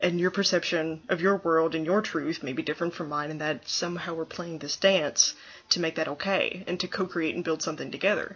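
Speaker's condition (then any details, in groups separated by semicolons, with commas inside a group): No condition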